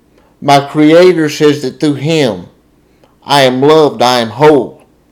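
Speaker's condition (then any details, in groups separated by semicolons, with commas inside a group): Cerebral palsy, spastic diplegia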